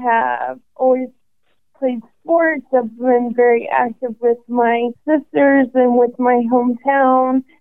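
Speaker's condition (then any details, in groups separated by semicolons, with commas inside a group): ALS; diagnosed at 27 after 18 months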